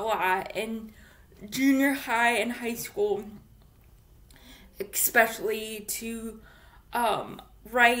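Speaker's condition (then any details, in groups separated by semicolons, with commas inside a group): Cerebral palsy; infant ventilator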